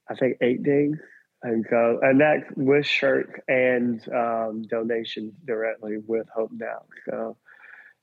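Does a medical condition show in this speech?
Yes: cleft lip and palate; congenital, attributed to Chernobyl radiation, 23 surgeries, first in London, childhood feeding difficulty with palate hole.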